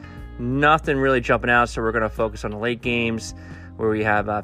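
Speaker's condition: No condition

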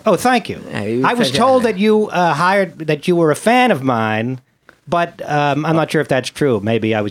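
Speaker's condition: No condition

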